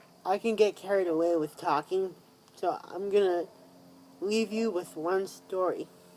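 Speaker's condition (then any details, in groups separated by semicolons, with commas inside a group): Cerebral palsy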